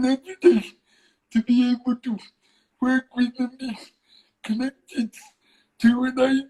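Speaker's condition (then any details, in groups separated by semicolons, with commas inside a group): Cerebral palsy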